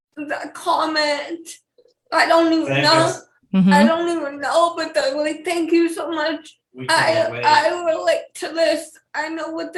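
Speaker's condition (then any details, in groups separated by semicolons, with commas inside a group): Cerebral palsy; uses wheelchair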